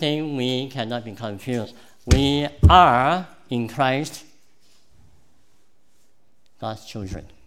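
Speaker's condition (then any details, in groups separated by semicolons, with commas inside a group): Cleft palate; congenital cleft palate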